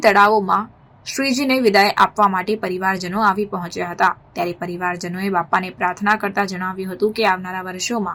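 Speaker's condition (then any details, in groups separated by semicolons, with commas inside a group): No condition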